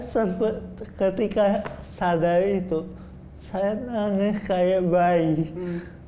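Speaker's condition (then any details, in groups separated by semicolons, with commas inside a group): Cerebral palsy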